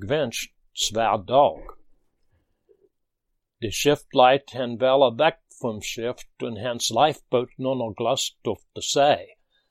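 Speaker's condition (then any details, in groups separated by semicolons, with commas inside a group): No condition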